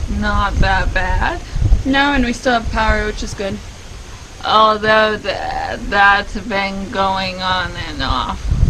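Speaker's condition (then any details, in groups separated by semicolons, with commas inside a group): ALS; no ventilator needed yet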